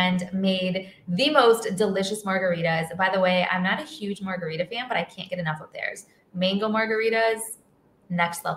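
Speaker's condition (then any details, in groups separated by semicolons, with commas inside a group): No condition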